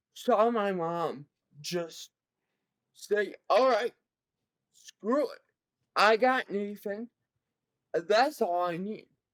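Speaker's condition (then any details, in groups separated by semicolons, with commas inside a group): Cerebral palsy, severe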